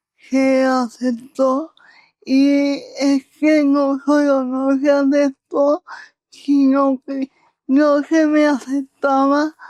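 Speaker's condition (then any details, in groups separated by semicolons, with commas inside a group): Cerebral palsy; unchanged since earlier assessment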